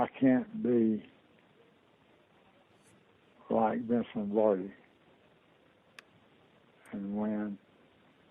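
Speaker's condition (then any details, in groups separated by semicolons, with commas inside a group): Parkinson's disease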